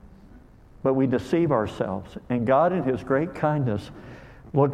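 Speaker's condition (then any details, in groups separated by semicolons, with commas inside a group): Cleft lip and palate; called hair lip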